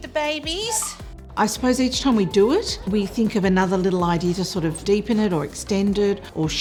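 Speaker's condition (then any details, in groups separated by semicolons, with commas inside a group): No condition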